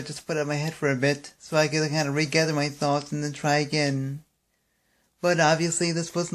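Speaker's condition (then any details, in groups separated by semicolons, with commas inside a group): Cerebral palsy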